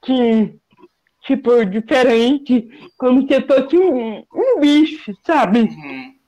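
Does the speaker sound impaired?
Yes: cerebral palsy; head movements seen by others, described as only a limitation; others perceive speech as somewhat slurred, not noticed by herself.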